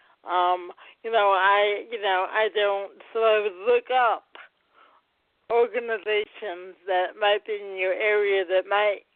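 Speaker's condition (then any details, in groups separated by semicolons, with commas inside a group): Cerebral palsy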